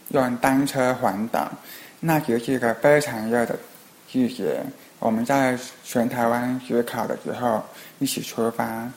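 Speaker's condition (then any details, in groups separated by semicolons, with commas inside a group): Hearing impairment; gets interrupted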